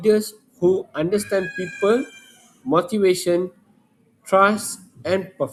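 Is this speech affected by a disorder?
No.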